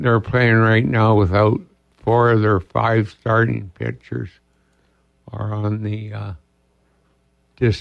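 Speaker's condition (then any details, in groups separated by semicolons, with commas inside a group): ALS; diagnosed about two years ago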